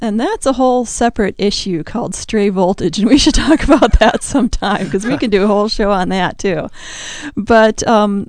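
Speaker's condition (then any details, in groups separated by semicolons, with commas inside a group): No condition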